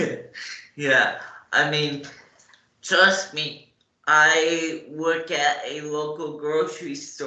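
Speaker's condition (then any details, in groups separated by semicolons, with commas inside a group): Cerebral palsy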